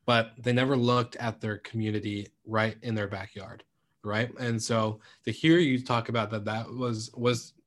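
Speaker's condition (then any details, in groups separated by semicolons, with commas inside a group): No condition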